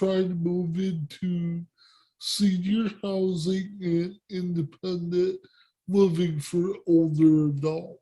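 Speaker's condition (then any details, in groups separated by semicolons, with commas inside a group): Cerebral palsy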